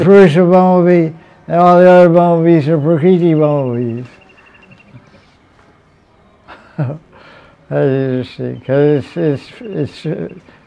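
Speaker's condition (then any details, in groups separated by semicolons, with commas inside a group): Deafness; asks audience whether heard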